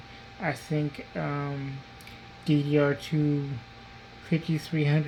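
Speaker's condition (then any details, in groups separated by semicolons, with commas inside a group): Cerebral palsy; diplegia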